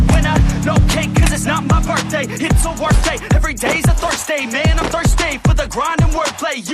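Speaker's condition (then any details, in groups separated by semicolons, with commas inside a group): No condition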